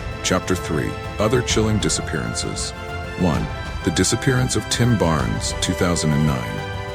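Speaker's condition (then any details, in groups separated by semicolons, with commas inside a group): No condition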